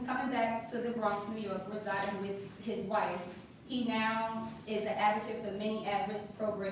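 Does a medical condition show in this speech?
No.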